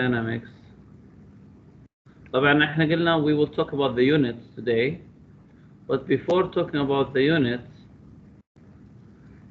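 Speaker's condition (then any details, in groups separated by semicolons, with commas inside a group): No condition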